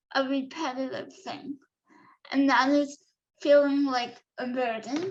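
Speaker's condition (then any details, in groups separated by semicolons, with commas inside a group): Cerebral palsy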